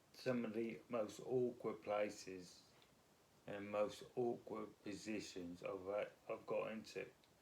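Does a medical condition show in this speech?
Yes: multiple sclerosis.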